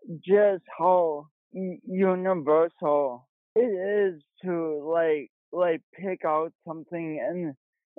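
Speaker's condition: Cerebral palsy; imperfect voice with speech impediment quality

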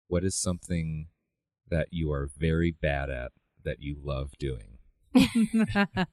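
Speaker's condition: No condition

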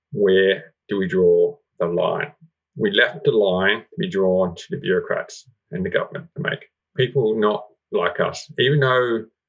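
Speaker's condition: Profound deafness, congenital, severe profound hearing loss; cochlear implant in worse ear

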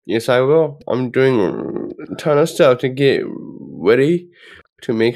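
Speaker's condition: Down syndrome; from birth

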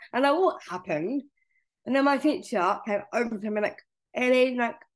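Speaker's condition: Down syndrome; from birth, major heart surgery at 5 months old; age 21

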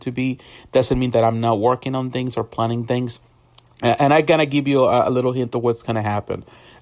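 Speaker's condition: No condition

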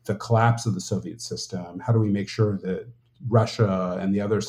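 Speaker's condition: No condition

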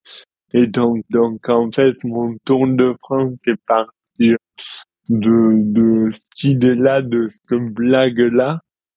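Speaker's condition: Dystonia; present since birth

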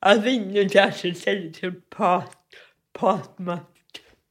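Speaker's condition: Cerebral palsy; must move carefully

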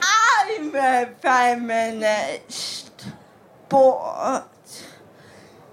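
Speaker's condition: Cerebral palsy; distinctive voice

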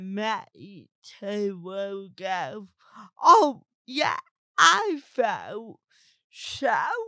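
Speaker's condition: Cerebral palsy; present by age 4, falls over a lot; talks differently

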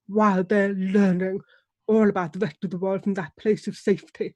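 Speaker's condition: Deafness; relies on lip reading

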